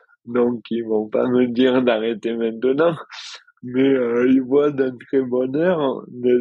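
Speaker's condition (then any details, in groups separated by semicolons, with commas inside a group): Dystonia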